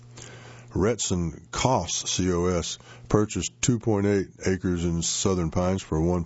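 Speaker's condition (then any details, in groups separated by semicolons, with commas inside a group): No condition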